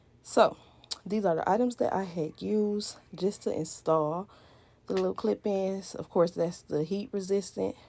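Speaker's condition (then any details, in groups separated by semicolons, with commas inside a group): No condition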